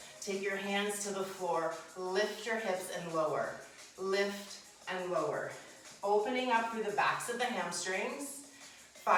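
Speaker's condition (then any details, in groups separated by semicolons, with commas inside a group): No condition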